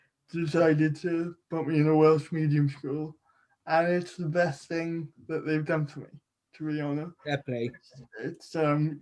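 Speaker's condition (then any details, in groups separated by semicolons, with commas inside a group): Cerebral palsy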